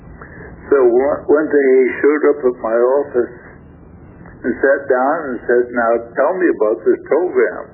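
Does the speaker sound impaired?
Yes: stroke affecting throat muscles; first stroke about 3 years ago, left side totally paralyzed, then three more small strokes; much mobility recovered with therapy; last small stroke affected throat muscles, tough time talking, listener says speech sounds fine.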